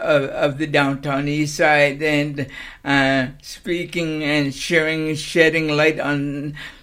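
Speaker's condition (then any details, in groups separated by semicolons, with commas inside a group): Cerebral palsy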